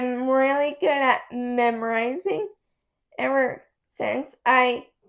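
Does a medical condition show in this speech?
Yes: cerebral palsy; affects muscles.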